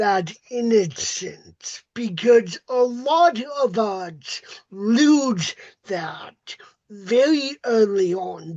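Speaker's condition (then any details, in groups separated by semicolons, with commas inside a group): Cerebral palsy; uses walker and wheelchair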